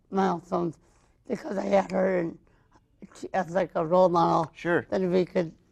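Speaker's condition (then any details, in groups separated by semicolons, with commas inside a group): Cerebral palsy, mild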